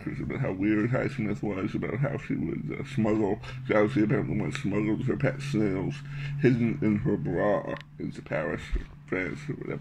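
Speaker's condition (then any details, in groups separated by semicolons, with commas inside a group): Glossectomy with reconstructed tongue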